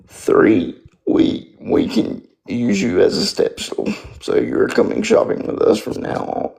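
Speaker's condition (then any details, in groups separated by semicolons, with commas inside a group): Spastic quadriplegic cerebral palsy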